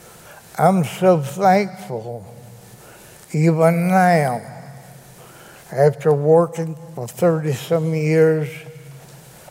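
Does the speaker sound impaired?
Yes: cerebral palsy; still able to speak.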